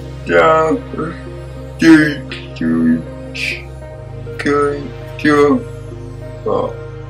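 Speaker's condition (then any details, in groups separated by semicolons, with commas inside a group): Cerebral palsy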